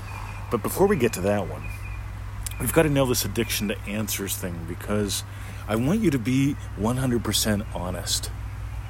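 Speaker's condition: No condition

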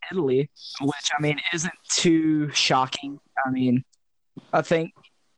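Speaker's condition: No condition

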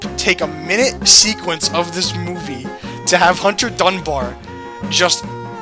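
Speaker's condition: No condition

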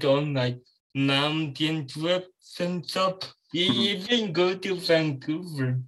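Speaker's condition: Cerebral palsy

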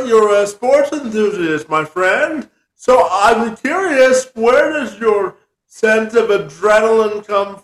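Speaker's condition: Spastic quadriplegia cerebral palsy

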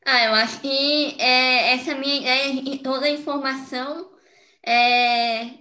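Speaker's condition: Cleft lip and palate; long speech therapy

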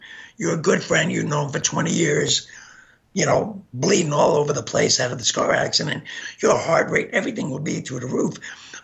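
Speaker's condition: Gunshot injury to voice box; shot 15 times

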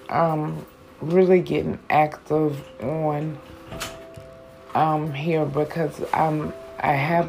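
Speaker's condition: Stroke with stutter; caregiver Miss Priest gives medicines

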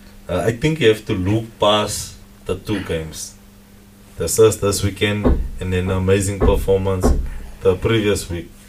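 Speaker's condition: No condition

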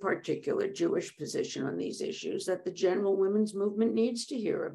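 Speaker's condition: No condition

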